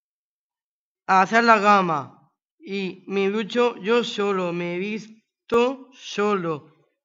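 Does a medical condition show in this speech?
Yes: Down syndrome; attended Assido Centre since early childhood.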